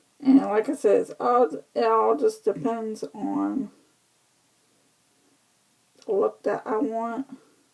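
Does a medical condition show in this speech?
Yes: cerebral palsy.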